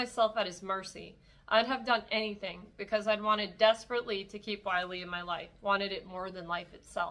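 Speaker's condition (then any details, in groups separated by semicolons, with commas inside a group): No condition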